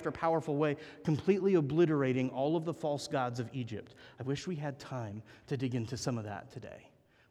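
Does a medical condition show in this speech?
No.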